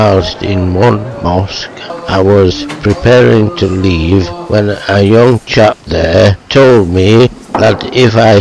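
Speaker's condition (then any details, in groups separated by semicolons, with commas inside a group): Motor neuron disease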